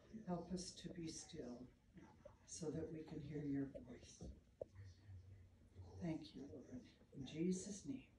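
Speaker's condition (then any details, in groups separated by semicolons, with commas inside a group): No condition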